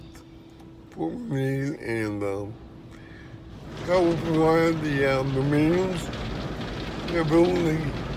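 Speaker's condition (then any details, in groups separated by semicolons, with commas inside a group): Dystonia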